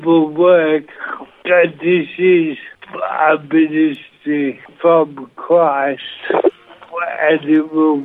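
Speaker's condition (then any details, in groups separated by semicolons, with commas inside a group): Motor neuron disease, severe; onset in feet with walking stick, progressive loss of movement, diagnosed at least 4-5 years ago; final stages, breathing mask, machine breathes for him, two minutes without it, Bethlehem Hospital; talking difficult, pauses with mouth closed to breathe, Scott Benton and Stefan Skoff talk for him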